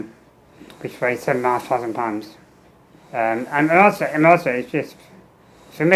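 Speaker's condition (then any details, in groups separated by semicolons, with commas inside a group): Muscular dystrophy; wheelchair user, tracheostomy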